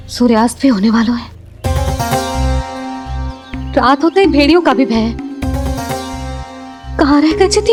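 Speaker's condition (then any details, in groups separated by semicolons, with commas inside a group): No condition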